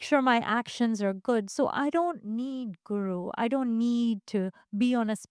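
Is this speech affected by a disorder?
No.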